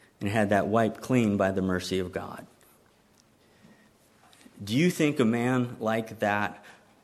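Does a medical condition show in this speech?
No.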